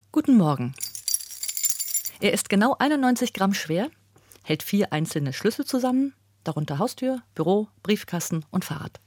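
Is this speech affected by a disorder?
No.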